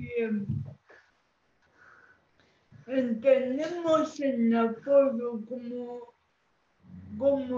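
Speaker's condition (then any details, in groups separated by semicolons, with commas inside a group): Cerebral palsy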